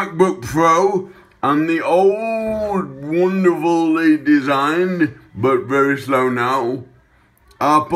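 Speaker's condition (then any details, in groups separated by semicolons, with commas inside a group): Acquired brain injury, ataxia; caused by head injury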